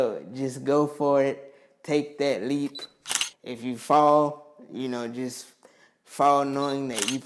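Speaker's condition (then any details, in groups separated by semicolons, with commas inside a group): Cerebral palsy; affects mobility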